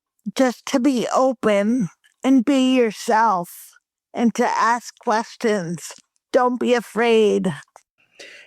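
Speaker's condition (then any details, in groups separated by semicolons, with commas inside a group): Cerebral palsy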